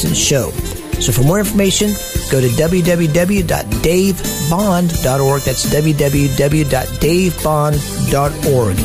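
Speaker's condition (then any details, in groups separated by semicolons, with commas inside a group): No condition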